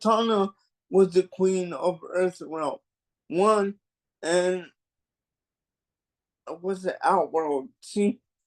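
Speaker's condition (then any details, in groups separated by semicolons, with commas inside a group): Cerebral palsy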